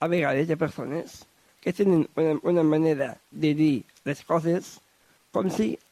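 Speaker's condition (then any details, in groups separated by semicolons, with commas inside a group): Down syndrome; extra chromosome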